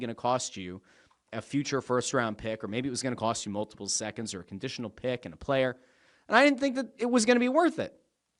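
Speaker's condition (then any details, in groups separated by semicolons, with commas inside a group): No condition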